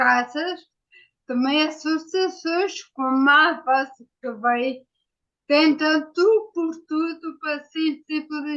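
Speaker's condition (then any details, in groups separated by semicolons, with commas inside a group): Ataxia; acquired, brain injury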